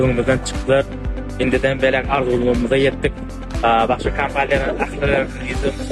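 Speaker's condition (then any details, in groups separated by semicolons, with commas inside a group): No condition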